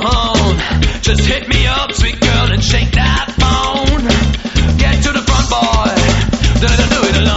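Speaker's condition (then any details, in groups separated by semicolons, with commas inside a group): No condition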